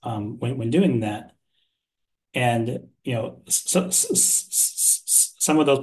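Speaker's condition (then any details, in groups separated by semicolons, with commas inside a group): Stuttering; stuttering since earliest memory, first therapy after college freshman year, Toledo program led by Rodney Gobble; repeated sounds, repeated words, prolonged sounds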